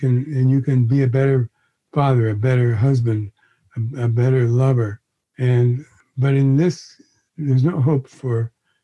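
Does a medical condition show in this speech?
Yes: Parkinson's disease; onset around age 81, first noticed sign frozen mask-like face, diagnosed by neurologist, progressive; chief symptom exhaustion, torpor, sluggishness, lethargy rather than tremor.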